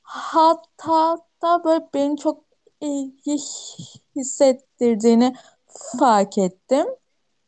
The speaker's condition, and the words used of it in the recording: Stuttering. Ben yine hani aynı ölçüde kekeliyorum.